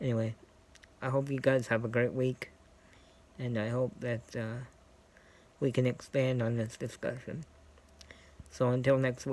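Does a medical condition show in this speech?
Yes: cerebral palsy; scoliosis.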